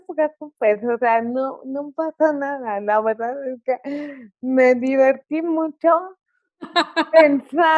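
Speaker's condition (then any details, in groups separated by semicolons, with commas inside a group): Cerebral palsy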